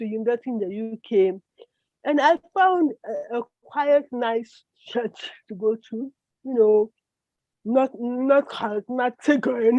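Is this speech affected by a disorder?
Yes: cerebral palsy.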